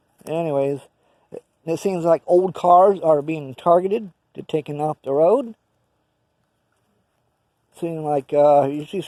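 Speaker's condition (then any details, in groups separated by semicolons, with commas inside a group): No condition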